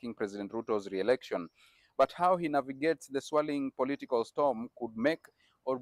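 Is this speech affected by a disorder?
No.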